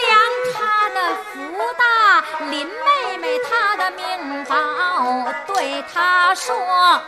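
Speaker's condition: No condition

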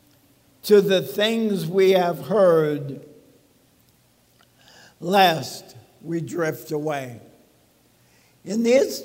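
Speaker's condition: ALS; als diagnosed this past spring

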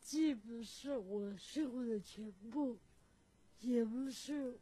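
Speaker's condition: Cerebral palsy; self-described in own poem

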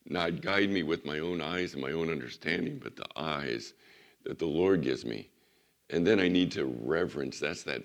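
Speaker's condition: Vocal cord surgery recovery; resting voice

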